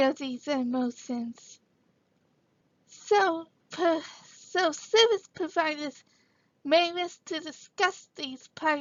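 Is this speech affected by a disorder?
Yes: cerebral palsy.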